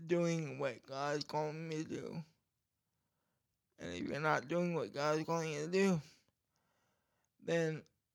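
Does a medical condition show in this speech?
Yes: cerebral palsy; cerebral palsy causing speech problem, scratchy throat and gag reflex issues at times; voice goes in and out, some parts edited out and retried; voice goes in and out sometimes.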